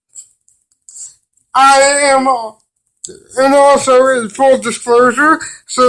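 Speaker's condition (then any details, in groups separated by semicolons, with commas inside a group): Cerebral palsy; brain damage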